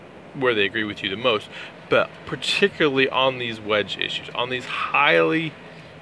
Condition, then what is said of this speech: No condition.